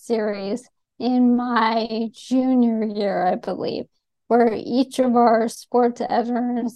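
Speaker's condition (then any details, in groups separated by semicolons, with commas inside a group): ALS; diagnosed within about past year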